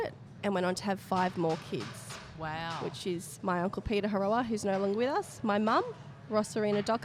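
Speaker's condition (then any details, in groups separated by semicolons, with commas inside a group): No condition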